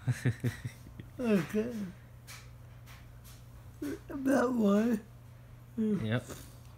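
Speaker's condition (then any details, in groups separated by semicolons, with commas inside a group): Cerebral palsy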